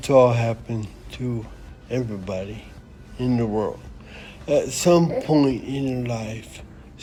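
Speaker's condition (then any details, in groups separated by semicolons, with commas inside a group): Cerebral palsy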